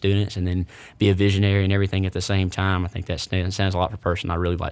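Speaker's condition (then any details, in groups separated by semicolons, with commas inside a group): No condition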